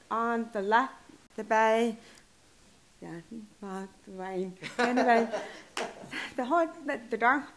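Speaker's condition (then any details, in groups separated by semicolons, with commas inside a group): Deaf and hard of hearing; since childhood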